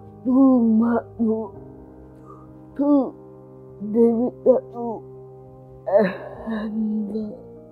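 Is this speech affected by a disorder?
Yes: cerebral palsy; cerebral palsy, from birth.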